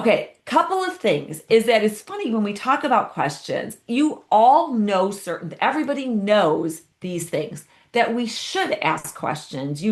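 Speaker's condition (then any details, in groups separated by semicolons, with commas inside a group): No condition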